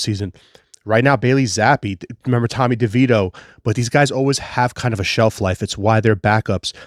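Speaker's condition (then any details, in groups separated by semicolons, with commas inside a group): No condition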